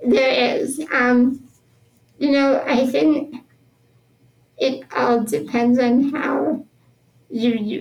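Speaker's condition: Spinal muscular atrophy; genetic progressive neuromuscular disease, born with it, all muscles weaker, never walked, power wheelchair since about age 2

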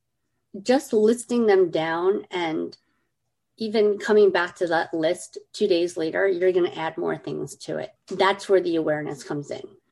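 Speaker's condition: Cleft lip and palate; some speech issues growing up

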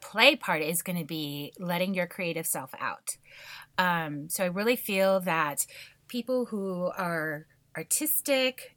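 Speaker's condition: No condition

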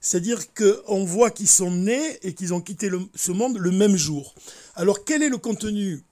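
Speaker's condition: No condition

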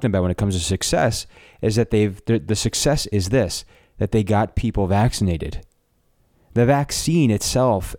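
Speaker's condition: No condition

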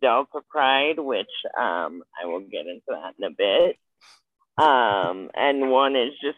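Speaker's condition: Spastic quadriplegic cerebral palsy; brain-body communication misfire, uses wheelchair, not paralysis, full body sensation

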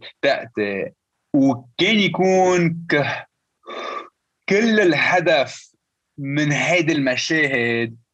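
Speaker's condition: Stuttering; lifelong stutter; still stutters; debilitating stutter, avoided speaking almost entirely for over 25 years; prolonged sounds, blocks

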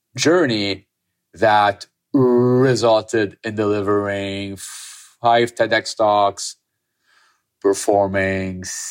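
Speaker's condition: Stutter; stutter since early childhood, disfluency noticed by mother by age two, severe growing up; audible stutter, part-word repetitions, worse when anxious, stutters in six languages; prolonged sounds, blocks

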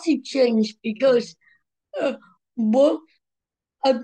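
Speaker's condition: Cerebral palsy, mild

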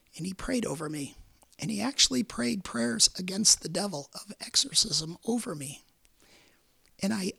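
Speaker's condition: Vocal cord cancer, repeated surgery; a few weeks after 19th vocal cord surgery at University of Michigan, about 17 years since diagnosis

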